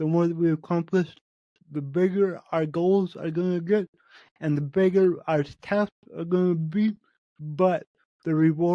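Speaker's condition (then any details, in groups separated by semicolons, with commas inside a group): Cerebral palsy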